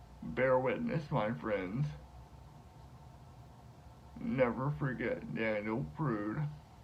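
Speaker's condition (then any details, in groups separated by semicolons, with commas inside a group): Cerebral palsy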